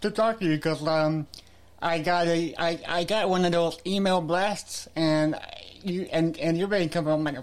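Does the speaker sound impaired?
Yes: cerebral palsy; back pain.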